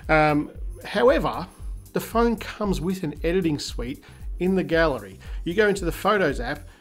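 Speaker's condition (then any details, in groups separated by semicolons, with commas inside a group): No condition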